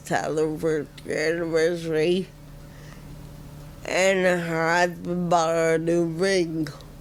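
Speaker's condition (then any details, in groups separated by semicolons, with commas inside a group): Friedreich ataxia; some control of all limbs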